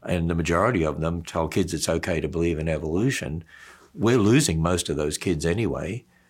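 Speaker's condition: No condition

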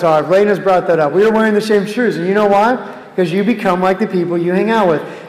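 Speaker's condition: No condition

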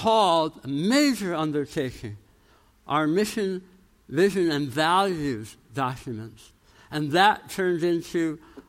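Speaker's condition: Tongue cancer, jaw reconstruction, osteonecrosis of jaw after radiation; about 13 years since tongue cancer, healing after implant surgery, permanent teeth not yet affixed

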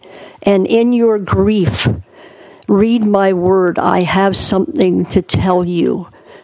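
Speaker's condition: Cleft palate; born two months premature

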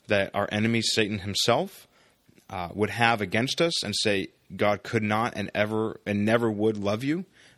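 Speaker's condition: No condition

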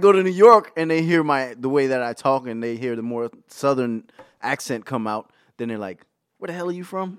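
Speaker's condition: No condition

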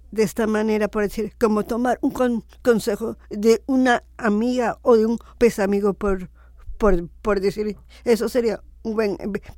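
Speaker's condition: Down syndrome; adult woman

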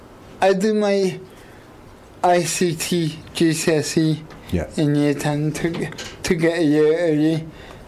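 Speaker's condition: Quadriplegic cerebral palsy; age 28

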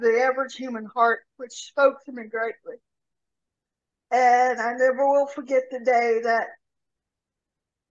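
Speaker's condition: Cerebral palsy; from birth

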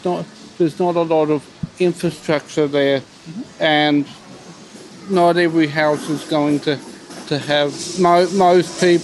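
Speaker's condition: Cerebral palsy; uses wheelchair, on the NDIS with support from disability care workers

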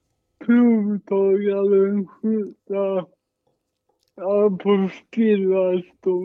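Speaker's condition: Cerebral palsy; present from birth, brain oxygen deprivation, heart not beating at delivery, mild

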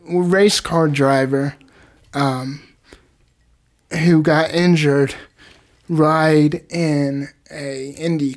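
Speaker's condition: Cerebral palsy, spastic

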